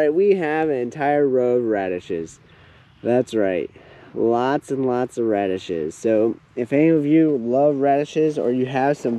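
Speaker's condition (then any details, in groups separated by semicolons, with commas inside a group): No condition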